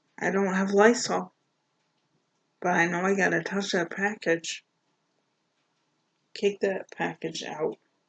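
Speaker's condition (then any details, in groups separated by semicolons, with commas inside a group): Cerebral palsy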